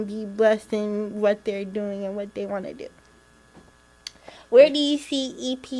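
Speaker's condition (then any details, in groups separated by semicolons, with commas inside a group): Cerebral palsy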